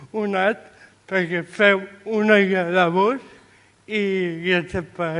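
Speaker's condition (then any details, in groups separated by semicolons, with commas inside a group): Cerebral palsy; physical form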